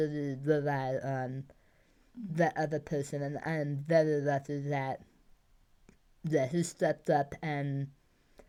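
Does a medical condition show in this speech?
Yes: tongue cancer surgery; tongue cancer twice, no tongue tip.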